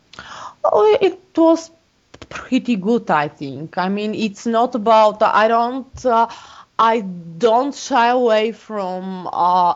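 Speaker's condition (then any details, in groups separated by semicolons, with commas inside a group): Stuttering; past speech language therapist, Toastmasters-style stuttering self-help group, speeches recorded on camera; worse in public speaking, interviews, stress, foreign languages like English, Norwegian, processing meaning; little with colleagues; repeated sounds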